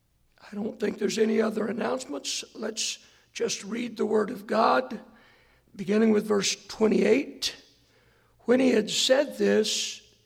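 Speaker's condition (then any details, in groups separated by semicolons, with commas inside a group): Hoarseness after vocal cord surgery; sought second opinion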